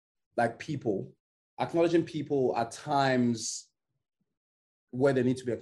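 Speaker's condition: No condition

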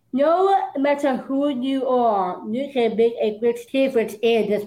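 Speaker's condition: Down syndrome; Down syndrome since birth

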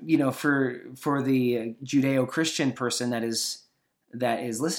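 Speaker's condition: No condition

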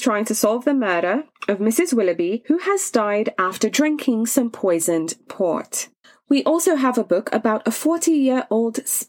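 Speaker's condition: No condition

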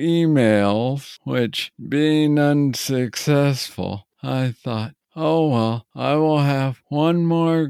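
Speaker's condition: Parkinson's disease; young onset

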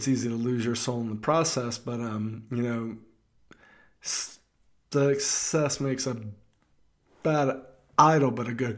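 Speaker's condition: Stuttering; stutter since childhood, very severe in childhood; still identifies as a stutterer, speaking publicly to an audience; now able to communicate publicly; prolonged sounds

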